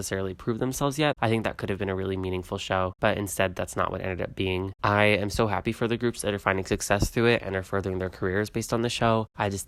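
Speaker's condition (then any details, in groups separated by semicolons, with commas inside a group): No condition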